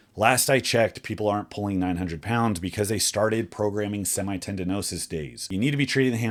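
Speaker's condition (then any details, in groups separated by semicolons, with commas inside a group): No condition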